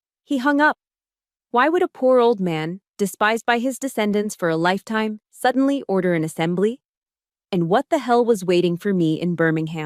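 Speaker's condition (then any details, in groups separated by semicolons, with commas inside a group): No condition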